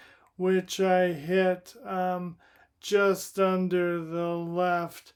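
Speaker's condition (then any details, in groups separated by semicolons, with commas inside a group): Primary lateral sclerosis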